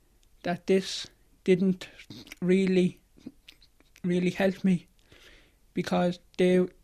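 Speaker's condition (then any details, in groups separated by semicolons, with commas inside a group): Stammering; stammer since at least age 8, persists into adulthood, speech therapy age 8 to 14 unhelpful; attending adult stammering course, learning voluntary stammering to gain control; repeated words, prolonged sounds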